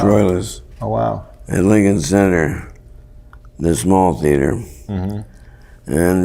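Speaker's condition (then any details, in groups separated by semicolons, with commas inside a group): Parkinson's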